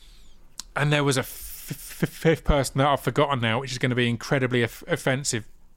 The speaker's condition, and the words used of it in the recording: Stuttering. A podcast. I can't speak now. I'm meant to be a professional broadcaster.